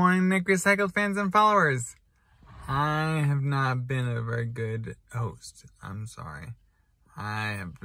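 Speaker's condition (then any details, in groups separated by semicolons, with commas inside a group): Traumatic brain injury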